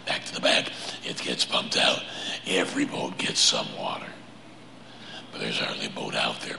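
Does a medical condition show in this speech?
Yes: laryngeal cancer; vocal cord cancer, prior chemo and radiation, 35 treatments over about seven weeks; deep raspy 'Batman voice', much weaker than before, prosthesis speech planned after laryngectomy.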